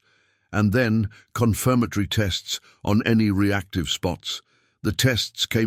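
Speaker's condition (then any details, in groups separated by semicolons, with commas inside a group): No condition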